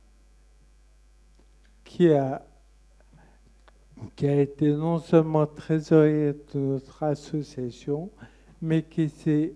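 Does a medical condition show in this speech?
Yes: Friedreich's ataxia.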